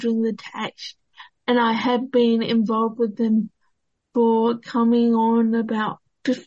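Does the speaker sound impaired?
Yes: cerebral palsy; worsened at start of year 12, low energy, poor balance, unable to move for days, therapies during schooling.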